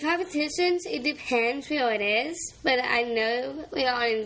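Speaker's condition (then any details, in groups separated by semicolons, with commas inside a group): Down syndrome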